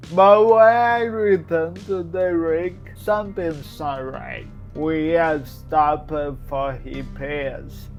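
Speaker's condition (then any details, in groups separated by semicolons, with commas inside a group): Cerebral palsy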